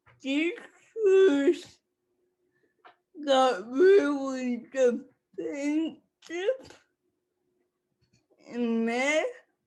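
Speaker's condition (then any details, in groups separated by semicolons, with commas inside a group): Cerebral palsy; speech affected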